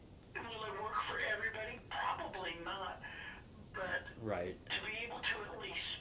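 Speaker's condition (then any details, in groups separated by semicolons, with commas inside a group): Parkinson's disease; diagnosed 5-6 years ago, hand tremors, deep brain stimulation both sides, first 1.5 years ago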